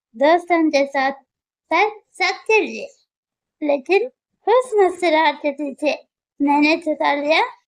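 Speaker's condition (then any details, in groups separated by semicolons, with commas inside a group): Muscular dystrophy; wheelchair user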